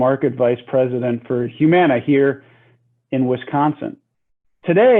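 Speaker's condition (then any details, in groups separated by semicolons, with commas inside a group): No condition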